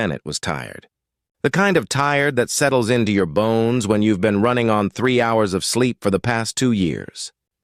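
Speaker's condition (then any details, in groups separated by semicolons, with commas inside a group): No condition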